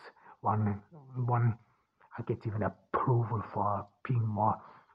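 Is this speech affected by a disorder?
Yes: stuttering; cause unknown, only one in family who stutters, german mother tongue, born in austria; seen as an obstacle to recording audiobooks; here repeated words, prolonged sounds.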